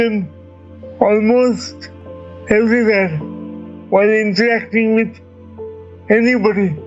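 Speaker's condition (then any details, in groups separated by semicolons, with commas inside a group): Cerebral palsy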